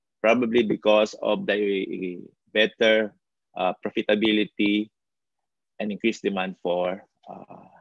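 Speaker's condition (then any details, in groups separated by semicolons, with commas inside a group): No condition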